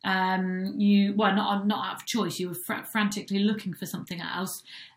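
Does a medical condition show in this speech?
No.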